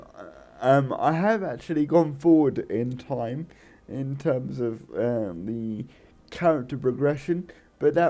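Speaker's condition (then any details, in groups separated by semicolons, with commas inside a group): Cerebral palsy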